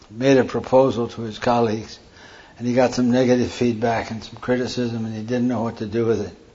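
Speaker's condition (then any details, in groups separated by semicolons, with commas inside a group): Parkinson's; hand tremor during talk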